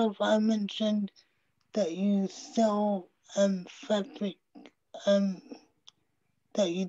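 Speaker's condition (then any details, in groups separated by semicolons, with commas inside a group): Cerebral palsy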